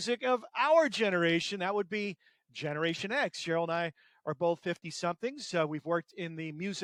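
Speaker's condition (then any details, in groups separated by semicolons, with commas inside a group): No condition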